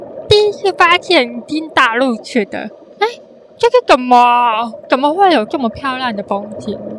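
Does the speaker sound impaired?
Yes: congenital hearing impairment; congenital cochlear underdevelopment, cochlea missing one turn, skull opened for cochlear implant (电子耳); intonation slightly different from typical speakers, can sound sing-song.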